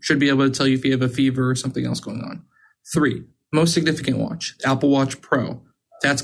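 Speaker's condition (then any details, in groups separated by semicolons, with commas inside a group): No condition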